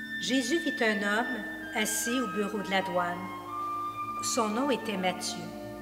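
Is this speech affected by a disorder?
No.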